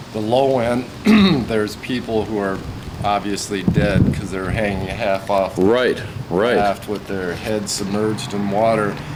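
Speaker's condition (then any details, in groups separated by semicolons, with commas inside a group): No condition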